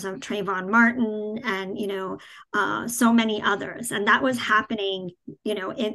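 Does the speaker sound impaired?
Yes: cleft palate; congenital cleft palate without cleft lip, not visible, health struggles continuing into adulthood; childhood articulation problems, hard to understand, years with speech pathologist, speaking Hindi discouraged by early doctors, therapists.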